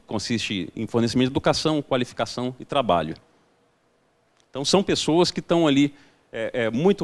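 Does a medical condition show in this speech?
No.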